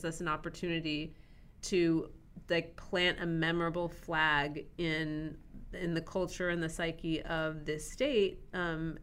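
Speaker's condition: No condition

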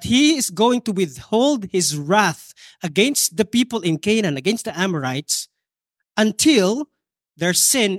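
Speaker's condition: No condition

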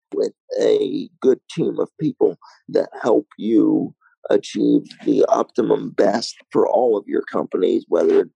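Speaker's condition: Cerebral palsy, mild

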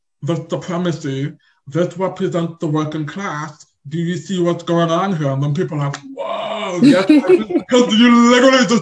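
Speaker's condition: Deaf or hard of hearing; invisible deafness, on deaf spectrum, does not hear everything, family not fluent in signing

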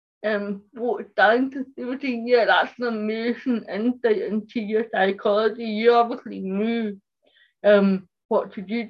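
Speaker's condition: Cerebral palsy; speech impairment

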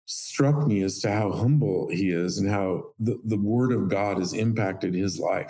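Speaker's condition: No condition

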